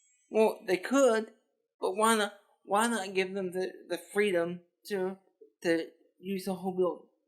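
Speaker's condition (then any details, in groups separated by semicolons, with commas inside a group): Cerebral palsy; lifelong physical disability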